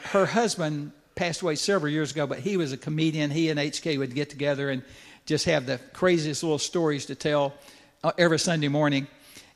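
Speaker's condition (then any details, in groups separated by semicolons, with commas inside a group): No condition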